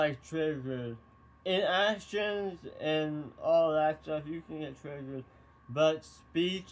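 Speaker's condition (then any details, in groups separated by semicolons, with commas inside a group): Tongue cancer surgery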